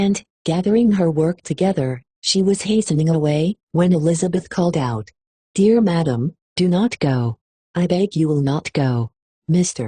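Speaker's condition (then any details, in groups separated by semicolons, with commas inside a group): No condition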